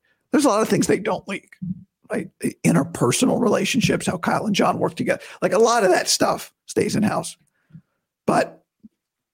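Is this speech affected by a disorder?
Yes: vocal cord surgery recovery; recovering from vocal cord surgery, starting vocal coach physical therapy today, doctor approves talking.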